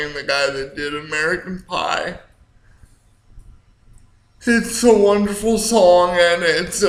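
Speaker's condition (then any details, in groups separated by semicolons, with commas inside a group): Cerebral palsy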